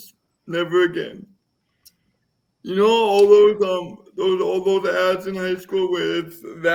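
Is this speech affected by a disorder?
Yes: cerebral palsy; voice affected by condition.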